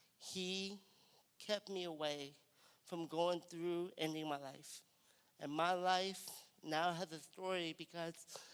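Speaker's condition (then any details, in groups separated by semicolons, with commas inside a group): Cerebral palsy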